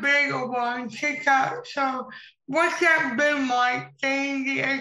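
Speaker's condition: Impaired speech, cerebral palsy; still able to speak

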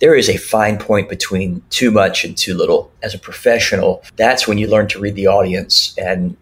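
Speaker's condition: Cleft lip and palate; many surgeries in childhood

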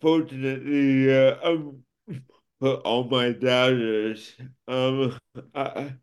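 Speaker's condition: Cerebral palsy; cerebral palsy from birth

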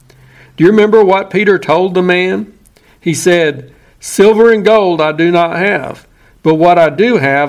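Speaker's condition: No condition

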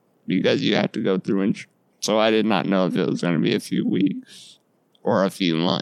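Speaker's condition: Duchenne muscular dystrophy; lifelong

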